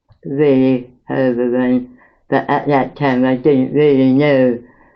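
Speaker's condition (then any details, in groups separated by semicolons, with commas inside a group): Mouth cancer after operations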